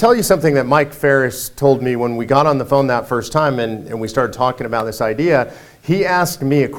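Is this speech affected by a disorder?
No.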